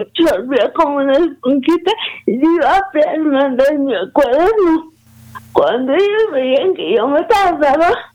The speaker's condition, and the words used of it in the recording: Cerebral palsy. Que afortunadamente me había afectado como tanto del cuerpo, me había permitido caminar, hablar y demás.